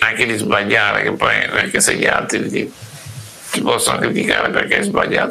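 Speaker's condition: Duchenne muscular dystrophy; genetic Duchenne muscular dystrophy

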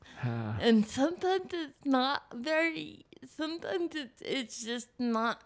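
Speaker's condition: Cerebral palsy; cerebral palsy from 28 minutes without breathing at birth, brain oxygen loss, involuntary movements, permanent, thinking unaffected; wiggles a lot, falls at times; cerebral palsy affects speech, voice sounds different, speaking is hard

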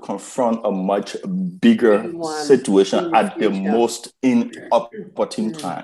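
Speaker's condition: Stuttering; stuttering first noticed by mother around age 8, self-conscious about it from early teens after mother left Liberia; still has fear and insecurities around stuttering, five years in Toastmasters, former club president; fear of speaking, skipped ninth grade valedictorian speech, won Toastmasters club speech contest; prolonged sounds, blocks

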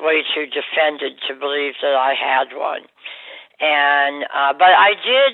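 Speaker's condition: Oral cancer surgery, jaw removal

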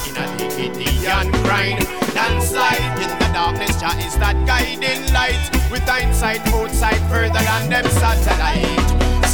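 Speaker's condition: No condition

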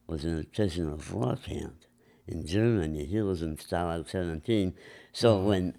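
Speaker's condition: Enlarged tongue from vascular growth

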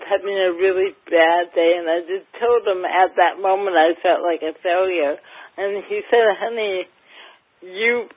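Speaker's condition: Cerebral palsy, mild; mildly affects speech

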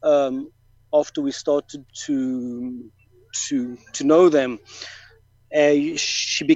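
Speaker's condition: Stuttering; repeated words, prolonged sounds

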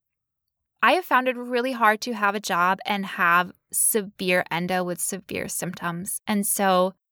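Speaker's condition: No condition

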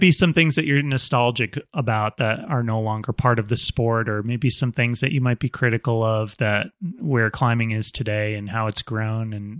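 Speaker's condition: No condition

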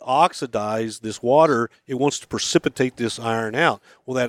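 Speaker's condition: No condition

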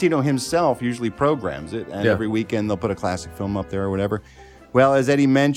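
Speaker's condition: No condition

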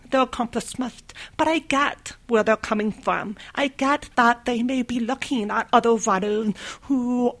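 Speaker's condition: Deafness; mostly relies on lip reading

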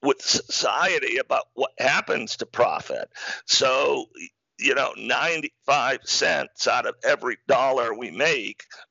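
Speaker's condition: Spasmodic dysphonia; partial loss of voice

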